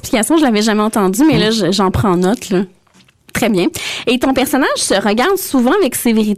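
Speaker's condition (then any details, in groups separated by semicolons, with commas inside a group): No condition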